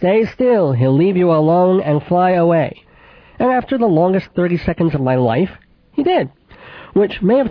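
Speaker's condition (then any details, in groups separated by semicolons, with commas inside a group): Cleft palate with lisp, cleft lip and palate, mild; about 39 years since infant operations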